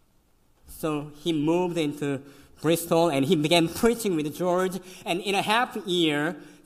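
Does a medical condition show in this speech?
Yes: cleft lip and palate; congenital, severe.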